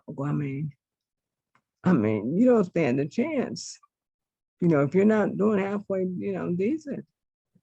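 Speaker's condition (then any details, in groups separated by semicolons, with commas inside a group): Multiple sclerosis; diagnosed decades ago, uses direct care workers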